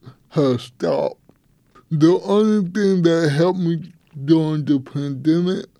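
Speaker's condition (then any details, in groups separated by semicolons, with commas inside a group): Cerebral palsy; congenital, tight muscles, affects walking and hands, takes medication, physical therapy for hands; medication taken this morning; affects speaking, would be very hard to understand without medication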